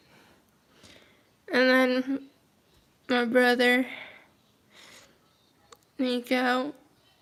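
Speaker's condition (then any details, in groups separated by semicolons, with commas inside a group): Cerebral palsy, mild; speech and motor skills affected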